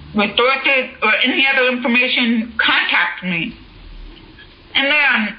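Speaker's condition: Deafness; accent, voice search does not recognise voice

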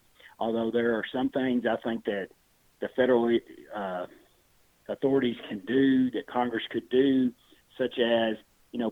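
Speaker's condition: No condition

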